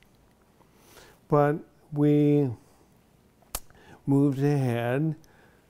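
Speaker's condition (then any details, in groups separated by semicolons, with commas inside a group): ALS; onset in one foot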